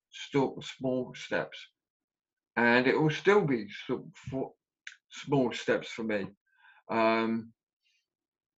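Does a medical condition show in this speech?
Yes: aphasia after stroke; stroke during 10-hour operation, about 40% leg movement, walks, six months rehab in Northampton; about ten years since stroke, self-described aphasia stage seven of seven; slower than wished, number and calendar errors, early mutism except yes/no, relearned swallowing, failed throat Botox.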